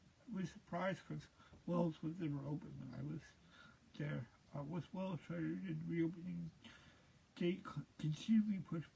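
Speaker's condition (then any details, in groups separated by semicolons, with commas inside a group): Cerebral palsy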